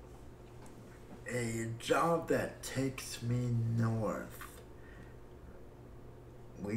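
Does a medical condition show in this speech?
Yes: cerebral palsy; breathing fine.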